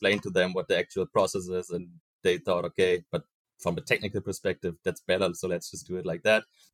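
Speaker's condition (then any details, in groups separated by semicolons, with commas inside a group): No condition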